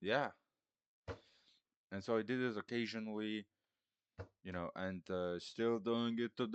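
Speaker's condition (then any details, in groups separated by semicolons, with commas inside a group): No condition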